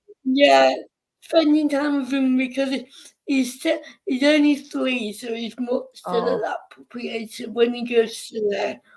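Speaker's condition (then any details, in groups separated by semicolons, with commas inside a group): Cerebral palsy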